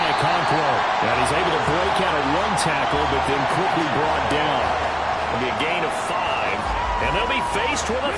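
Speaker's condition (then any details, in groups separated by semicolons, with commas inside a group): No condition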